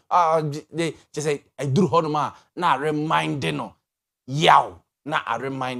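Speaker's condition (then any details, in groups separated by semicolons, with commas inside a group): No condition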